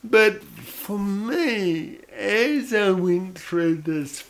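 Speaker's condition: Cerebral palsy; brain damage at or around birth, affects coordination and muscle control of whole body; odd sort of voice

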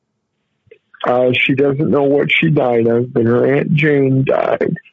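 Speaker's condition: Cerebral palsy; constant staggering walk

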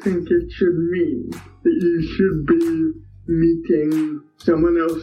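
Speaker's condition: Cerebral palsy; affects speech and swallowing

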